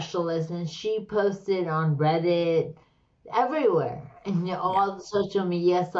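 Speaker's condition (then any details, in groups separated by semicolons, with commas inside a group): Slurred speech; slurred, stroke-like speech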